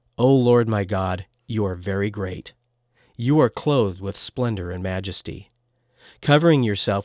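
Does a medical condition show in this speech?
No.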